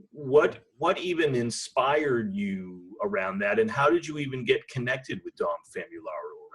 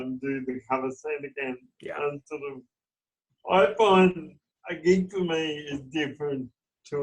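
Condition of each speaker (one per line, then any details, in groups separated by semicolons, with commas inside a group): No condition
Cerebral palsy; present from birth, affects arms and legs, wheelchair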